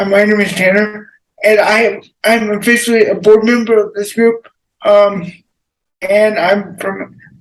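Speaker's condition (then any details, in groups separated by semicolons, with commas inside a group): Cerebral palsy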